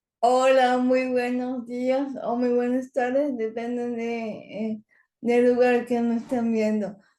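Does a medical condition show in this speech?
Yes: cerebral palsy.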